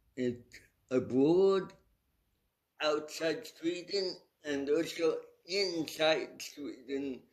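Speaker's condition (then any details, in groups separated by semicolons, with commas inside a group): Cerebral palsy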